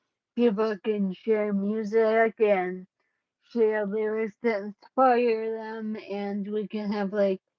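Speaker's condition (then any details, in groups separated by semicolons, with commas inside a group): Cerebellar ataxia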